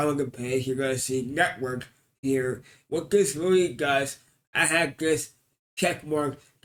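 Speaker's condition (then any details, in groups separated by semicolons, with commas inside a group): Cerebral palsy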